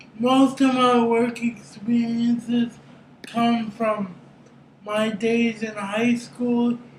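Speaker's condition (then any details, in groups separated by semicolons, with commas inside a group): Cerebral palsy; brain injury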